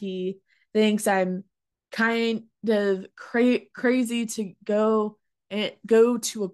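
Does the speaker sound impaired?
Yes: stuttering; including blocks; more overwhelming than other stuttering, talking exhausting, fear of speaking; here repeated sounds.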